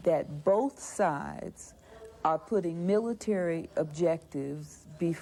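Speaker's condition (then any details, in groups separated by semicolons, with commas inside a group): No condition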